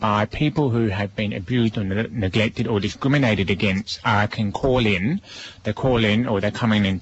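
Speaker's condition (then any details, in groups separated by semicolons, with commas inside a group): Deafness; only feels vibration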